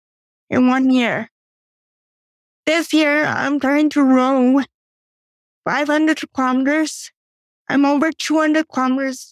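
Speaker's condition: Cerebral palsy; from birth

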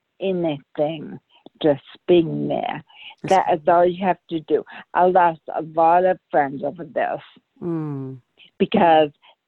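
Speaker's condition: Brain aneurysm rupture; sounds different than before

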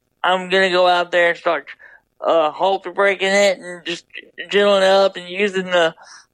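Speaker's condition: Double hemiplegia cerebral palsy

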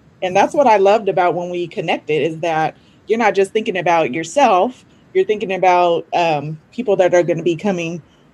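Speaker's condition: No condition

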